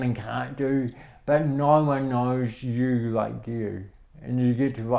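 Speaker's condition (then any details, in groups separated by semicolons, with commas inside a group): Cerebral palsy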